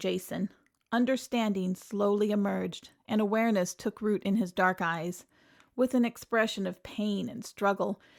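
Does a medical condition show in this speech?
No.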